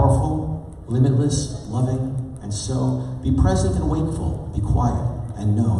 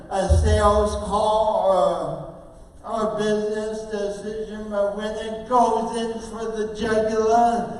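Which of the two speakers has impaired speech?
The second: oxygen-related condition, speech impairment; oxygen-related, coordination differences; speech impairment, voice sounds different.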